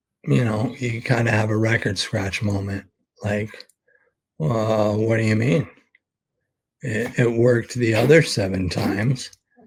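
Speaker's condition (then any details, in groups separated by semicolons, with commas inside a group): ALS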